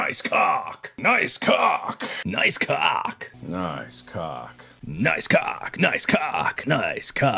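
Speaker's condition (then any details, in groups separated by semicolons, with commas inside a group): No condition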